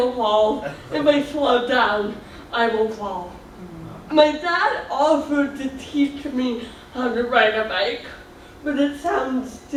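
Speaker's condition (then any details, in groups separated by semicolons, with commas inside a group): Cerebral palsy; brain damage around birth, affects walking and speech, wears braces; body movement difficult; speech slightly off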